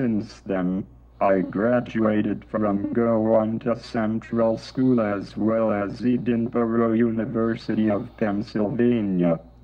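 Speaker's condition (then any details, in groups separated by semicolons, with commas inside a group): Traumatic brain injury; injury at age 10; over 30 years since injury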